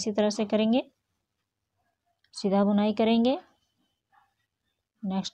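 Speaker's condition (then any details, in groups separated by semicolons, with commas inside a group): No condition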